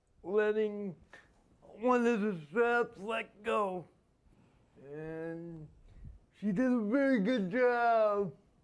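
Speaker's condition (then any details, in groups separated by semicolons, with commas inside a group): Spastic quadriplegia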